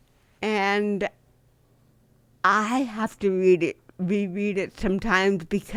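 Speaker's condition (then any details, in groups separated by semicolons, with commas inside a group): Dystonia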